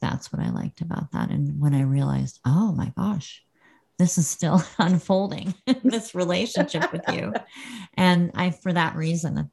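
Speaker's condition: Cleft lip and palate; congenital

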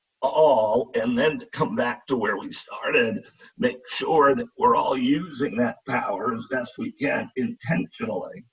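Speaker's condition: Spasmodic dysphonia; acquired unexpectedly

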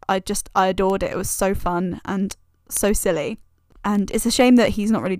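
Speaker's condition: No condition

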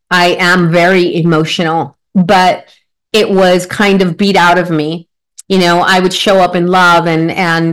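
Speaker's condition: No condition

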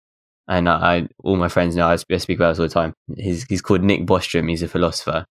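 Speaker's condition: No condition

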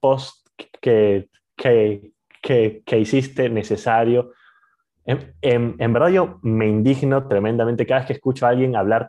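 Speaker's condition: Stuttering; used hiding tricks until age 21, tried acupuncture and clown, program designed by people who stutter; still stutters, much less than before, stutters openly; stutters less since speaking openly at 21, stutters less after alcohol; repeated sounds, repeated words

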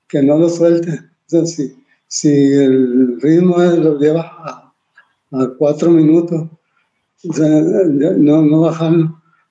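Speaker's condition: Parkinson's disease; 23 years since onset

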